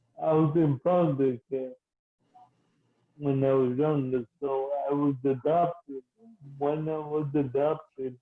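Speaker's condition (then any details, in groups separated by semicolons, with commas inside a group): Cerebral palsy, mild; speech slightly affected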